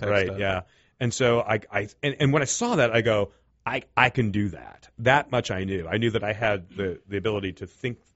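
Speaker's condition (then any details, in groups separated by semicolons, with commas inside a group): Stutter; stutter since birth, reticent to talk and teased as child, less fluent when younger; mostly fluent, about 99% of time per host, stutters when tired or anxious; trouble with consonants, anticipates troublesome words and talks around them, needs concentration to stay fluent; repeated sounds, repeated words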